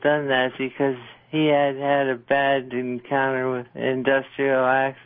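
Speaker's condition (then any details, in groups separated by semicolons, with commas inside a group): Parkinson's; voice audibly affected, speaks with extra effort to be heard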